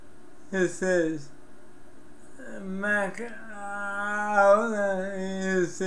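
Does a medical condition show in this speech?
Yes: cerebral palsy.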